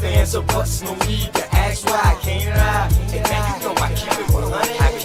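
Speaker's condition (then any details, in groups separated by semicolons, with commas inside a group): No condition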